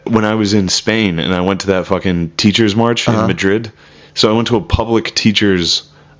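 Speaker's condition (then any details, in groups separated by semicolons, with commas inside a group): No condition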